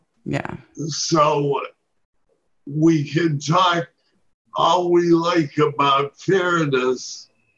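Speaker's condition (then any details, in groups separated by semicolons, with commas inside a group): Parkinson's disease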